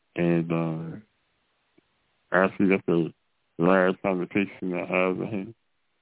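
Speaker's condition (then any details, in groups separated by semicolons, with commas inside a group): Muscular dystrophy; progressive muscle weakness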